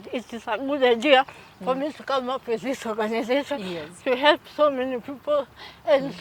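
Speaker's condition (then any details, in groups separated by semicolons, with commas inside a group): Cerebral palsy; from birth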